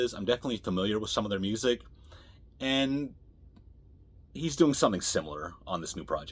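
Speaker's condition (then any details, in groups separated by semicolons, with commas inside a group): No condition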